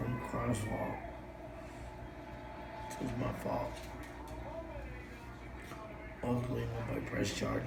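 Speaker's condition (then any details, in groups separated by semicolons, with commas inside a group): Traumatic brain injury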